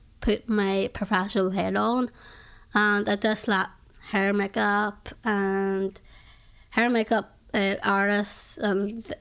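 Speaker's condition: Down syndrome; early prediction she might never talk, now speaks publicly, including at UN in Geneva

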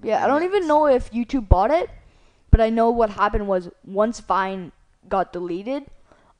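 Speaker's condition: No condition

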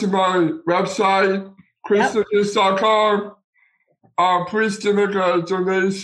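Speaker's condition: Down syndrome

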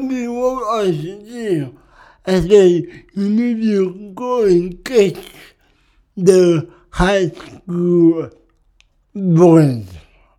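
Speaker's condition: Cerebral palsy; speech can be hard sometimes

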